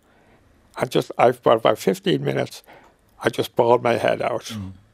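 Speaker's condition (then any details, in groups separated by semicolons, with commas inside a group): Motor neuron disease; wheelchair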